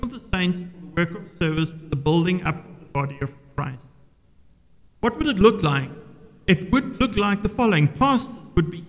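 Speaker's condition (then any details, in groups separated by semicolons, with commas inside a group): No condition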